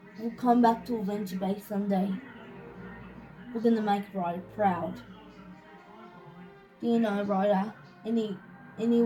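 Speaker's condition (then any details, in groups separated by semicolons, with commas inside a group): Cerebral palsy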